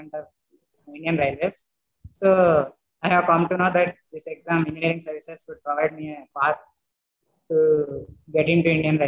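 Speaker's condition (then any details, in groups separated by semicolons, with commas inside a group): No condition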